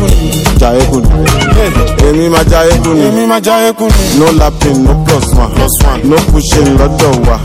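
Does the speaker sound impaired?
No.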